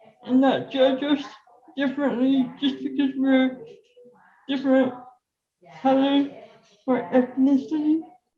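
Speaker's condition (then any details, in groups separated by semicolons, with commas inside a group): Cerebral palsy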